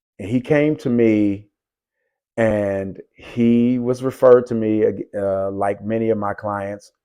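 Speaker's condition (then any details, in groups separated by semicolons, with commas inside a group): No condition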